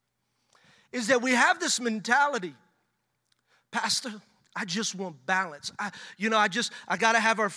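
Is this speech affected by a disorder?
No.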